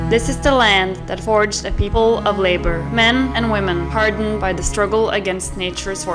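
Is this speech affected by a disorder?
No.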